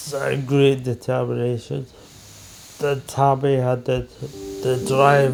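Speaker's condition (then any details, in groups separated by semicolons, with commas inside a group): Motor neurone disease; tracheostomy after breathing deterioration; home ventilation via tracheostomy, previously mask ventilation, 2 months ICU; tracheostomy improved breathing and speech versus mask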